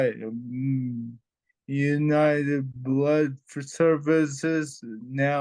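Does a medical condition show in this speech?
Yes: traumatic brain injury; brain surgery.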